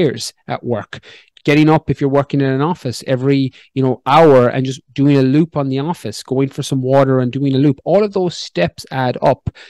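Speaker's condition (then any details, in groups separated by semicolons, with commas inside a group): No condition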